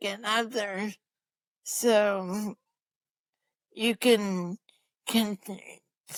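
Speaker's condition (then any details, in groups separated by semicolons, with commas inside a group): Cerebral palsy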